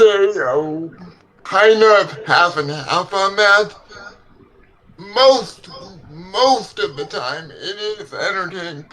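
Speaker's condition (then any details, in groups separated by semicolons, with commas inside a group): Cerebral palsy; legs affected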